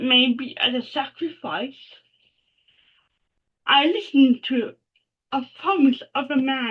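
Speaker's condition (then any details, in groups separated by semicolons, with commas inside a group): Cerebral palsy; mild form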